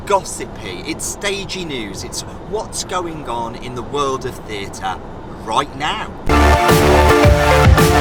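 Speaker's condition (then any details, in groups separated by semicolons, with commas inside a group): No condition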